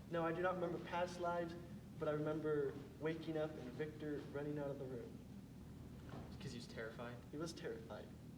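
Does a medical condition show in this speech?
No.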